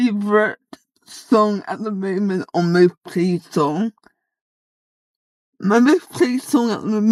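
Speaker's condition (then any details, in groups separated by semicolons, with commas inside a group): Cerebral palsy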